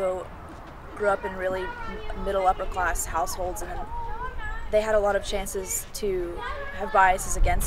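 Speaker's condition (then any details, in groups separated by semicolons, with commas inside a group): No condition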